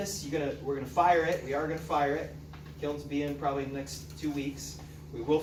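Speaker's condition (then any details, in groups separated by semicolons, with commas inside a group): No condition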